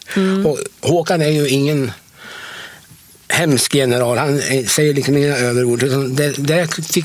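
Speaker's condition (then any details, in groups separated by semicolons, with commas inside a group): Parkinson's disease; Parkinson 18 years before transplant, nearly 8 million stem cells transplanted into brain in study, neurologist Håkan Widner; over 21 years since onset, over 3 years after transplant, treatment finished, improved, no pain, feels not sick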